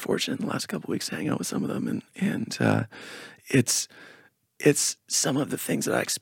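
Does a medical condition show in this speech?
Yes: spasmodic dysphonia; speaks in higher pinched tone to reliably get words out, lower voice inconsistent.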